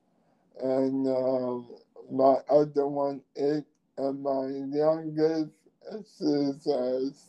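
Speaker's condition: ALS; progressing

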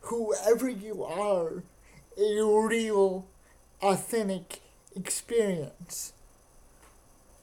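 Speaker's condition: Cerebral palsy; wheelchair user

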